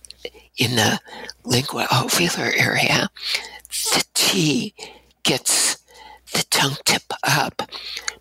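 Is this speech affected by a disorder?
Yes: abductor spasmodic dysphonia; onset Fresno State after voice loss shouting over music, student clinician therapy, two damaging surgeries; cords open involuntarily, much breathiness, staccato syllables, lengthened syllables give shaky tremor, focused speaking.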